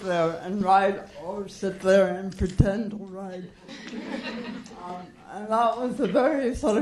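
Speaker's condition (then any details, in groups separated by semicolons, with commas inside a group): Cerebral palsy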